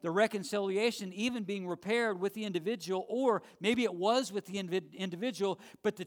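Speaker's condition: No condition

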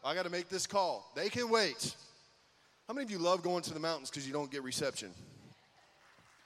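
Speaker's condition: No condition

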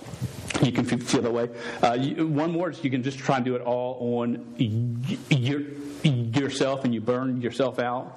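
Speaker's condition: Stuttering; once fought calling to teach because unable to talk; repeated sounds

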